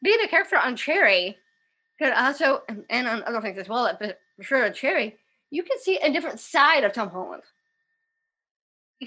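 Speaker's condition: Down syndrome; developmental disability, extra copy of 21st chromosome

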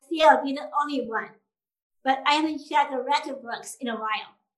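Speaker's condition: Down syndrome

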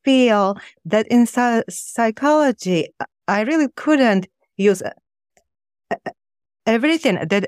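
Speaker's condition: Stuttering; stutter since childhood, free psychotherapy with psychologist for speech from age 11 for three years; still stutters, public speaking on podcasts and shows often stressful; can speak, a year ago would have refused podcasts; prolonged sounds, blocks

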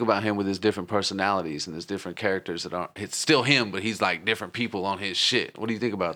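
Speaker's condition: No condition

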